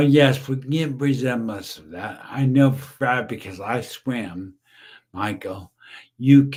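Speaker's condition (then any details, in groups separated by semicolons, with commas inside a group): Brain injury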